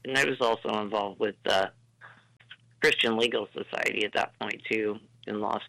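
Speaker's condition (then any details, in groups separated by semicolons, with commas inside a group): Duchenne muscular dystrophy; diagnosed age 3, power chair since about age 10, trouble maintaining breathing, service dog; uses ventilator to breathe; ventilator may be audible, cadence slightly different, works well for him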